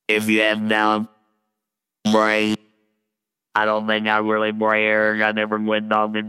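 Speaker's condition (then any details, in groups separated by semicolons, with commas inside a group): Laryngectomy, total laryngectomy with electrolarynx; hard to understand at first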